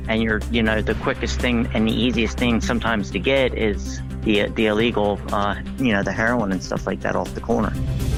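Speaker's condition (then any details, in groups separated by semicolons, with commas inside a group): No condition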